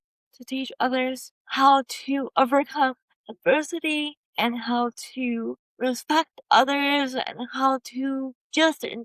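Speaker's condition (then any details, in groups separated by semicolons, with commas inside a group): Cerebral palsy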